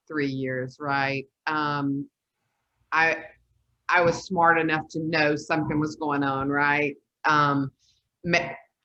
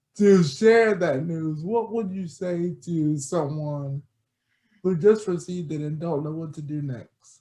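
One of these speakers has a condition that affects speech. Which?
The second: cerebral palsy; brain damage, diagnosed in infancy, spastic.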